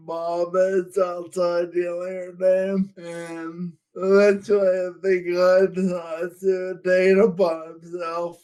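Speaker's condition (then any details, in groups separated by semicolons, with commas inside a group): Friedreich's ataxia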